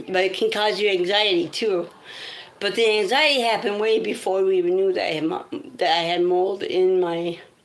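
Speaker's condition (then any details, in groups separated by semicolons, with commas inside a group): Cerebral palsy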